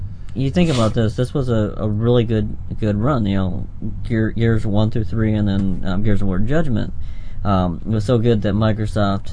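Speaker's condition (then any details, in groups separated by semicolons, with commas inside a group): No condition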